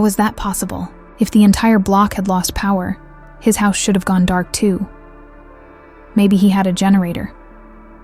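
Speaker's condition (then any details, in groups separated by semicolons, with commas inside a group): No condition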